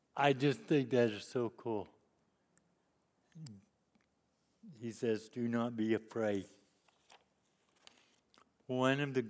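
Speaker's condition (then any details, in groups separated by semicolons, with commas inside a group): Cerebral palsy; lifelong disability since youth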